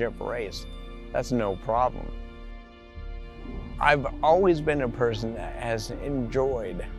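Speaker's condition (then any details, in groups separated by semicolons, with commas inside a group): Amyotrophic lateral sclerosis; bulbar onset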